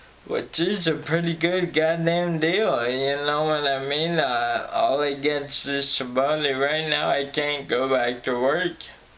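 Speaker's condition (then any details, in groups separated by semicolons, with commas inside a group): Friedreich's ataxia; voice crackles when stressed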